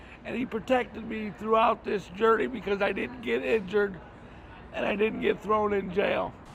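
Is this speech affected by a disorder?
Yes: cerebral palsy; muscle spasms without daily exercise, walks.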